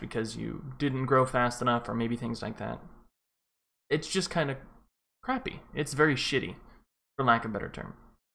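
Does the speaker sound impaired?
No.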